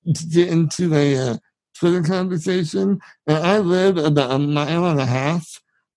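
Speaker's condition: Spinal muscular atrophy, severe; genetic

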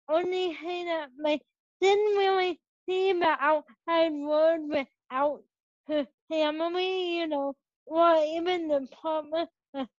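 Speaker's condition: Cerebral palsy; present from birth; age 21

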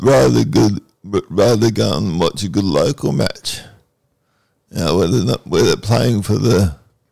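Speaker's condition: Cerebral palsy

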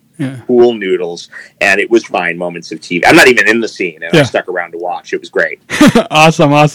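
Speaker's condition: No condition

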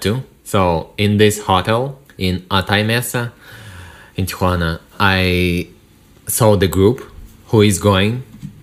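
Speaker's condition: No condition

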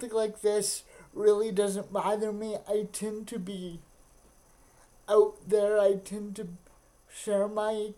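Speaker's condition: Cerebral palsy; unable to walk

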